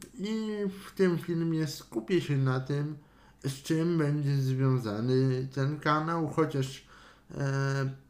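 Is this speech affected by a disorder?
Yes: cerebral palsy; cerebral palsy from birth, wheelchair user, cannot walk or stand on legs, arms partly impaired.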